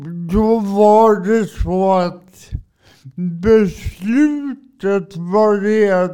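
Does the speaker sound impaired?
Yes: cerebral palsy; adaptation applied for via Försäkringskassan.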